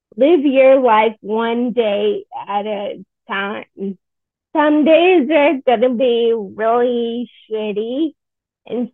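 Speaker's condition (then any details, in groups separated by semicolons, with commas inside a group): Friedreich's ataxia; speech and swallowing issues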